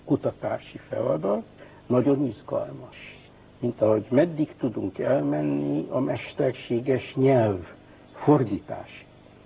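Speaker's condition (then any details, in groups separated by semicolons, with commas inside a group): No condition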